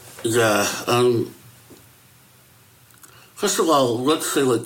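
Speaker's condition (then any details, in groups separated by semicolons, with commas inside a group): Möbius syndrome; incomplete lip closure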